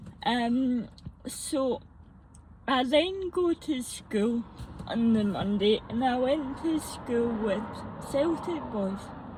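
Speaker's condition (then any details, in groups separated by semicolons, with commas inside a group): Cerebral palsy, moderate; birth injury, weaker muscles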